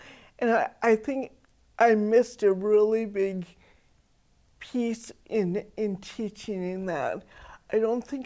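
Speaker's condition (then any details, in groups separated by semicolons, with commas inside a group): Cerebral palsy; atypical speech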